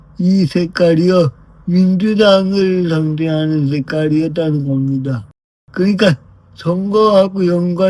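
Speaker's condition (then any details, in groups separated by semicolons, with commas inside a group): Brain lesion disability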